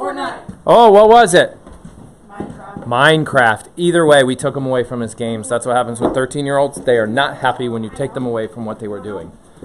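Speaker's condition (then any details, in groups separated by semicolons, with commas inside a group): No condition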